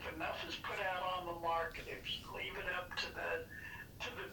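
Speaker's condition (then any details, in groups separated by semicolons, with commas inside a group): Parkinson's disease; first 1.5 years ago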